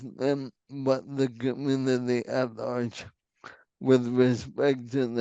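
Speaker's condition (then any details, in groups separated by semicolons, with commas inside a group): ALS; onset left hand weakness, then right hand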